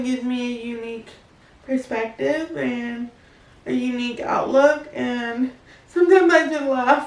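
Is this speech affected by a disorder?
Yes: cerebral palsy; uses wheelchair.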